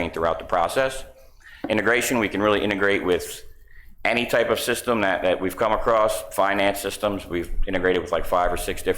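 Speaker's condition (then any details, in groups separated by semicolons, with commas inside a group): No condition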